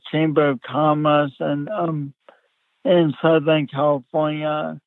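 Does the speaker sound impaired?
Yes: speech impediment; since childhood, uncoordinated with poor balance as child, physical and occupational therapy in childhood; repeating words over and over, impediment never went away.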